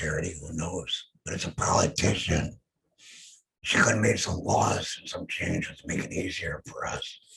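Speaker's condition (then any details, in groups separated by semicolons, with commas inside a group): Head and neck cancer; laryngectomy; voice lost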